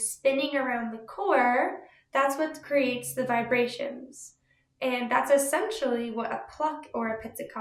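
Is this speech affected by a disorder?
No.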